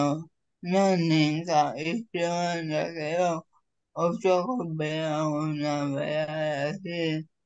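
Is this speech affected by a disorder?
Yes: cerebral palsy; severe, uses a wheelchair.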